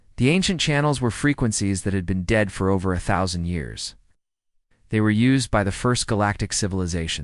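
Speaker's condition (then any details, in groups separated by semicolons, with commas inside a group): No condition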